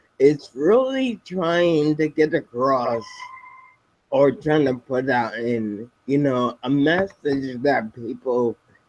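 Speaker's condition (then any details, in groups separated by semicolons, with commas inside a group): Spinocerebellar ataxia type 7, SCA7; speech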